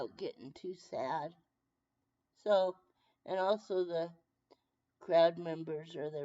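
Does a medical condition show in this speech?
Yes: brain injury.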